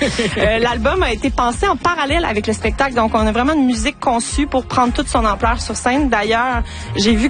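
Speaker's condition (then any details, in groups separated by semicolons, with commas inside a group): No condition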